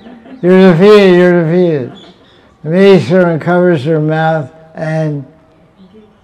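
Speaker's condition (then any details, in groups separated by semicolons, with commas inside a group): Deafness; reads translations aloud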